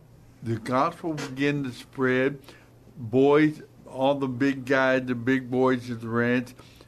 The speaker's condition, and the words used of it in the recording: Stroke. If I speak slowly and deliberately, I think I can be understood.